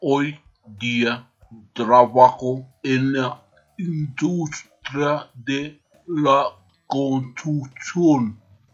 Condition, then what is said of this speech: Aphasia. Sé que lo que quiero decir, pero es difícil encontrar las palabras.